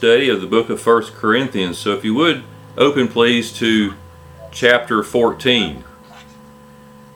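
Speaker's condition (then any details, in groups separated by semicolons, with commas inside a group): No condition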